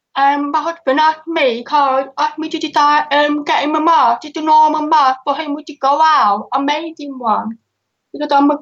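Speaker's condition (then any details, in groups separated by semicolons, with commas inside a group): Deafness with cochlear implant; cochlear implant for about 10 years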